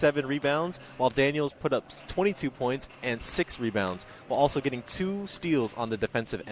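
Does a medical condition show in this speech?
No.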